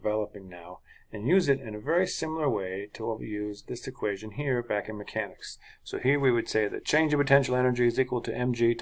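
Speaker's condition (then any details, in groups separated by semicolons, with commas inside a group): No condition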